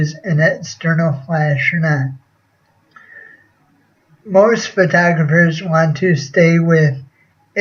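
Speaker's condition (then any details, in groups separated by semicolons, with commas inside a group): Cerebral palsy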